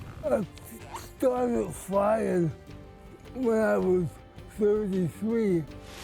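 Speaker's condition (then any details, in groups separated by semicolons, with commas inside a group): Cerebral palsy; worsening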